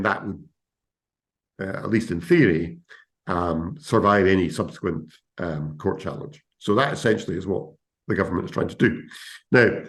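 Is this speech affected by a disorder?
No.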